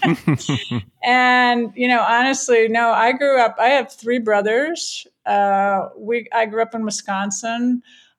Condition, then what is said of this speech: None; typical speech.